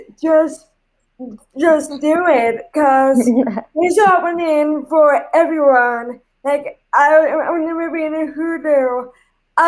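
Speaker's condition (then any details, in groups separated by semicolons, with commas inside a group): Cerebral palsy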